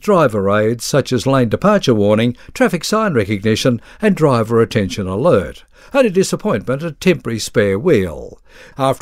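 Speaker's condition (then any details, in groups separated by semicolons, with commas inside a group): No condition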